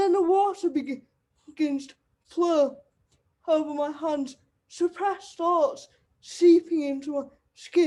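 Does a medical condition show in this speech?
Yes: cerebral palsy; wheelchair user.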